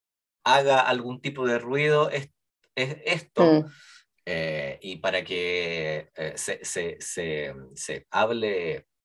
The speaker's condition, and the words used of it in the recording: Stuttering. Entonces yo en ese momento le decía, oye, pero, o sea, yo tartamudeo y, y ya está, o sea, no, eh, es,